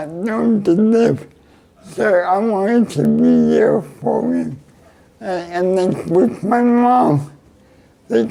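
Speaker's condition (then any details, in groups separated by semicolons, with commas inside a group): Cerebral palsy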